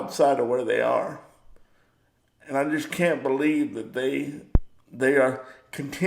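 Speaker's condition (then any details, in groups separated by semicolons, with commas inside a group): Cerebral palsy; power wheelchair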